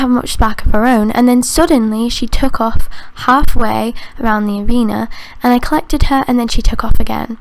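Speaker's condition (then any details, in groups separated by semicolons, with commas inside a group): No condition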